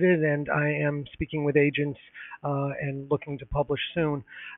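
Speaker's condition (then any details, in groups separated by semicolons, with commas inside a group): No condition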